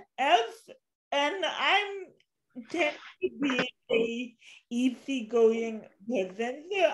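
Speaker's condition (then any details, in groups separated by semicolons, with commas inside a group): Cerebral palsy; since birth, walks with walker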